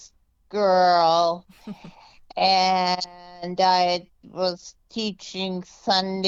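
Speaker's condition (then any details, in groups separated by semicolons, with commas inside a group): Multiple sclerosis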